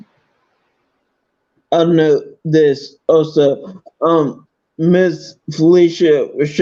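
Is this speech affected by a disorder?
Yes: multiple sclerosis.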